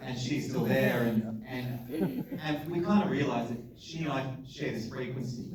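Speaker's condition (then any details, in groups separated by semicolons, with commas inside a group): No condition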